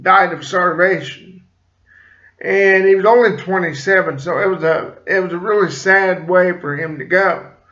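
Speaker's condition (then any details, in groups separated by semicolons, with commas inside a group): Cerebral palsy; slight speech impediment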